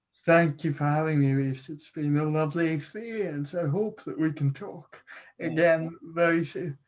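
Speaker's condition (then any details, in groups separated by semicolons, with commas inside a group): Cerebral palsy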